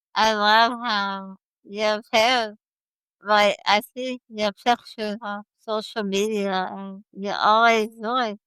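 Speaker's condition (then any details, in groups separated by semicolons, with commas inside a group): Spinal muscular atrophy type 1; most severe form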